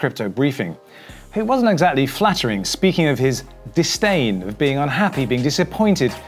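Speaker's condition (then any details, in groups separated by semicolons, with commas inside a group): No condition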